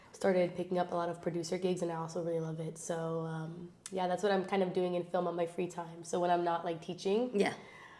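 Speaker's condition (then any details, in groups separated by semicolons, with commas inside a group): No condition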